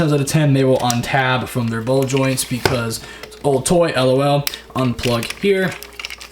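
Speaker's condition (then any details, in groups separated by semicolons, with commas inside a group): No condition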